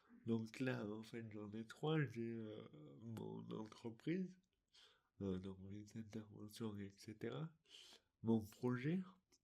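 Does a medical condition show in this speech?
Yes: dystonia; articulation difficulties.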